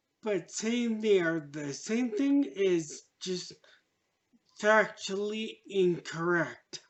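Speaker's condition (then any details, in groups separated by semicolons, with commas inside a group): Traumatic brain injury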